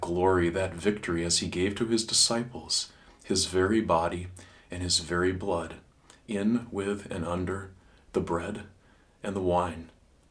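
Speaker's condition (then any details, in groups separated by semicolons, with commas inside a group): No condition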